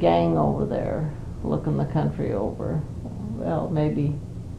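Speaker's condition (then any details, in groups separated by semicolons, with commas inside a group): Parkinson's disease; 5 years since onset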